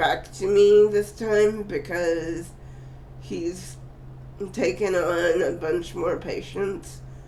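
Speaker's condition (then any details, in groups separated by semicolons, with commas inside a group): Cerebral palsy; first word not said quite right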